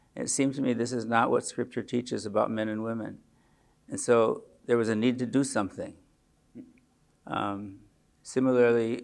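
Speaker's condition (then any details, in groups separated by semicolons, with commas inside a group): Parkinson's disease; age 74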